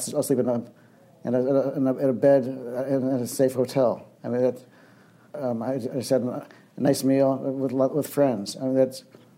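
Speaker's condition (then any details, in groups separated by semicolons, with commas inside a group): Young onset Parkinson's disease; symptoms from 17 with left foot twitching, diagnosed at 23, over 20 years; frequent word and phrase repetitions, many fillers, restarted phrases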